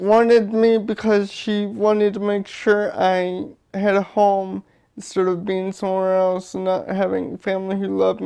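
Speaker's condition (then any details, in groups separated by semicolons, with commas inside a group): Cerebral palsy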